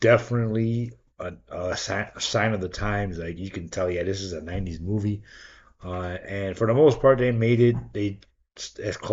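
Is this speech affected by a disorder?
No.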